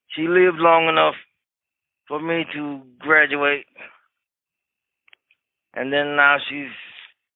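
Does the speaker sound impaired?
Yes: cerebral palsy; wheelchair user.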